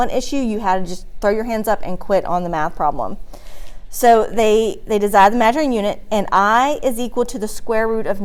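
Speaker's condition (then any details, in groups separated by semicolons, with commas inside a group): No condition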